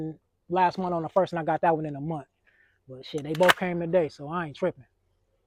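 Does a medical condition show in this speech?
No.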